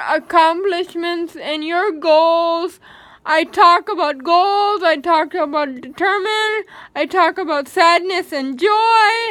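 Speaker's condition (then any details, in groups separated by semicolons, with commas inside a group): Cerebral palsy; wheelchair user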